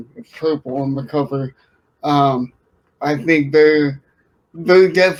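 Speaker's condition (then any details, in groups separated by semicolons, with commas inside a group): Cerebral palsy; from birth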